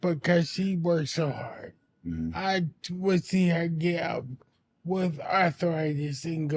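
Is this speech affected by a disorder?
Yes: anoxic brain injury.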